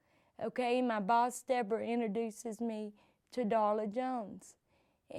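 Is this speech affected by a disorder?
Yes: cerebral palsy; from birth.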